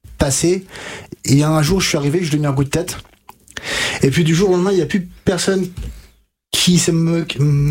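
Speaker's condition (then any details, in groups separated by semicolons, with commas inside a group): Stuttering; stuttering since age 5-6, severe from 5 to 20, untreated in childhood; age 33, stuttering-specialist therapy with Catherine Daubier, Nancy, fluency techniques; blocks and repetitions now, formerly could not say a sentence without blocking; blocks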